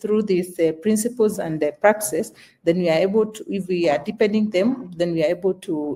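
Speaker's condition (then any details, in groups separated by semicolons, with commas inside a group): No condition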